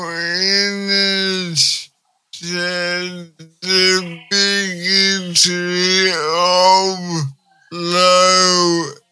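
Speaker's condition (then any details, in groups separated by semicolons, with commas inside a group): Cerebral palsy; affects walking, people ask about gait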